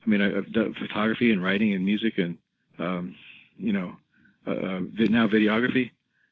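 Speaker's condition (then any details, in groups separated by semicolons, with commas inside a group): Parkinson's disease, rigidity-predominant, no tremor; diagnosed by neurologist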